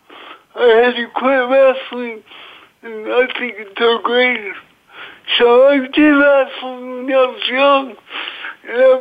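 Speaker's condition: Cerebral palsy

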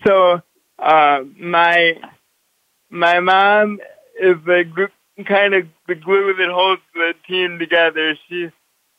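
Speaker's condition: Cerebral palsy; pushed and pulled through triathlon races by father

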